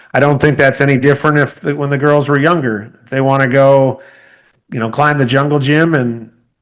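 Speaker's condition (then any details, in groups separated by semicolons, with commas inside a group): No condition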